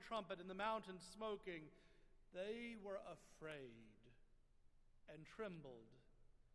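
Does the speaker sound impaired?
No.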